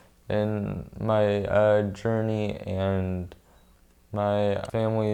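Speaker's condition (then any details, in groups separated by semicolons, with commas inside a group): Brain injury; traumatic; memory, speech, balance, fatigue affected daily, ten years since injury; very hard to talk, relearned speech, uses stop-and-breathe strategy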